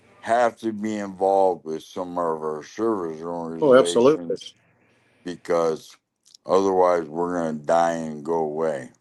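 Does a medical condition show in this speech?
Yes: lou Gehrig's disease (ALS).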